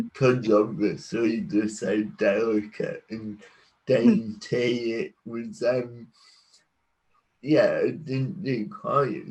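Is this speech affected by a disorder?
Yes: cerebral palsy.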